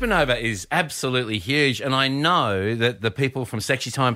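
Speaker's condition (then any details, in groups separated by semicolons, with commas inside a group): No condition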